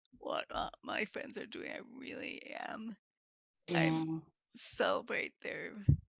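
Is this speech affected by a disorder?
Yes: multiple sclerosis.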